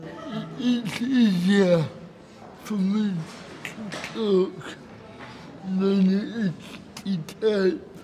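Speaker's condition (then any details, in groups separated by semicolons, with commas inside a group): Cerebral palsy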